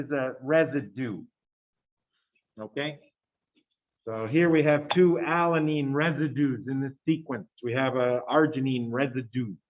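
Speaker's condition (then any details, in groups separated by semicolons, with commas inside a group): No condition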